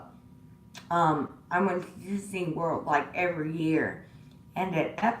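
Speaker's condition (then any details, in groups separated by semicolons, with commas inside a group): Disability causing slurred speech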